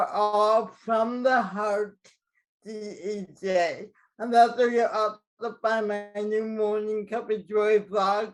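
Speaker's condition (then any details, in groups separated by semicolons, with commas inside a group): Cerebral palsy, mild; mildly affected speech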